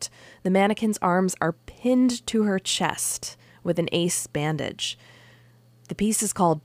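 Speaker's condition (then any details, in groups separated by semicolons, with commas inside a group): No condition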